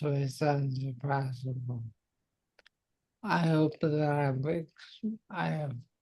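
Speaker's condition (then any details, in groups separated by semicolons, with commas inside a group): Multiple sclerosis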